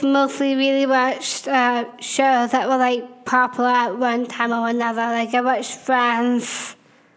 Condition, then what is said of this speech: Down syndrome. So I'm in speech to improve on it, to be better in